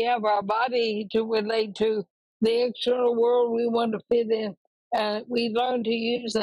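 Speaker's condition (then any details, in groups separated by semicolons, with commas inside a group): ALS; recently diagnosed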